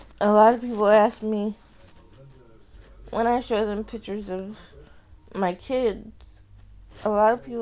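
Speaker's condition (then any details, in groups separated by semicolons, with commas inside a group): Cerebral palsy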